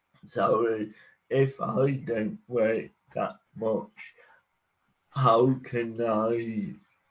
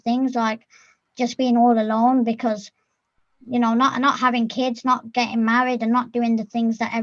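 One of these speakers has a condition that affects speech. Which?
The first: cerebral palsy; walking and talking; predicted never to talk, now talks, works as public speaker.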